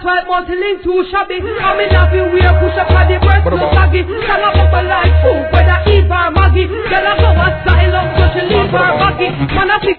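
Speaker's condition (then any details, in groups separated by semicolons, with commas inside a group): No condition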